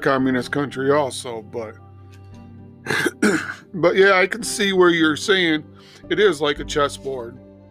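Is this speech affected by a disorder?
No.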